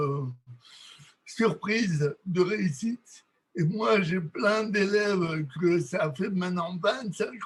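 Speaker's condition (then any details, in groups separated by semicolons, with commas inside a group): Cerebral palsy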